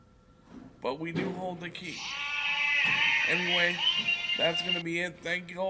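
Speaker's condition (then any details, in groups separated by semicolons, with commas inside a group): Cerebral palsy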